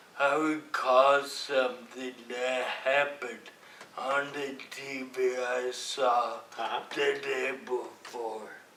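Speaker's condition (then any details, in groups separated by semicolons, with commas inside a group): Traumatic brain injury; 40-foot fall at 25, spine injury, multiple neurological issues; over 3 years post-injury, spasticity cleared, speech therapy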